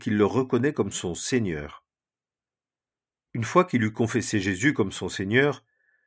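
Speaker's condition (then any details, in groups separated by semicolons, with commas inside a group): No condition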